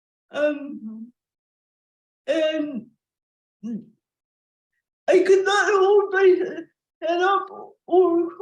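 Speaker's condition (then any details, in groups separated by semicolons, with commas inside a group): Cerebral palsy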